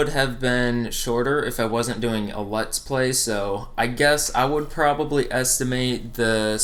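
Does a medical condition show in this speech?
No.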